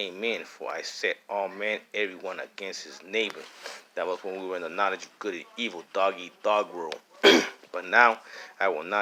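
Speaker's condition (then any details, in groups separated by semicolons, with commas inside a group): No condition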